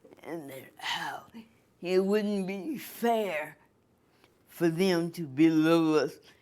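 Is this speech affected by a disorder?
Yes: cerebral palsy; from birth; can write with pencil; voice sounds different.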